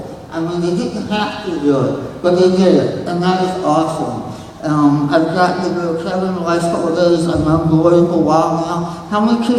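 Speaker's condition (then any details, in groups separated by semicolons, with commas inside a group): Moebius syndrome; since birth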